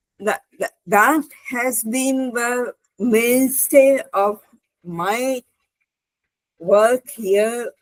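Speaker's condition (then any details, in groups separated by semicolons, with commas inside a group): Cerebral palsy; spastic left hand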